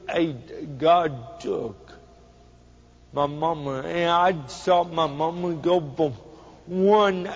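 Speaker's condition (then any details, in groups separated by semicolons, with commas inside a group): Cerebral palsy; still walks with a limp, still talks funny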